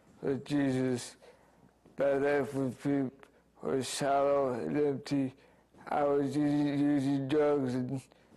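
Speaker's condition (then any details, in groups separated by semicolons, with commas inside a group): Speech impairment after accident; initially no speech or movement, relearned speaking, difficulty persists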